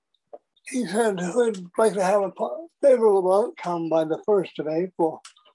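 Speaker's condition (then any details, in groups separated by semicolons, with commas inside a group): Parkinson's disease; young onset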